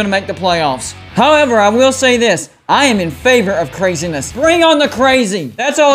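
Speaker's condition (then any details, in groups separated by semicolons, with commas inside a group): No condition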